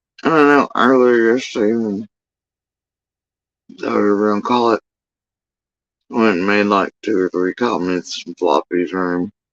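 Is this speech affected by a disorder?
Yes: facial paralysis after surgery; tongue.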